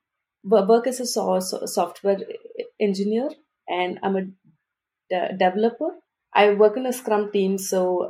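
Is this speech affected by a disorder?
Yes: stuttering; stuttering since about age 3, grew up in India speaking Telugu, English and Hindi; variable, some days fluent even in stand-up meetings, other days hard to get words out; blocks and pauses, hard syllables and phonics trigger blocks, nervous in groups; here repeated sounds.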